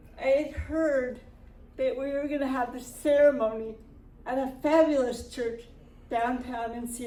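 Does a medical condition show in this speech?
Yes: cerebral palsy.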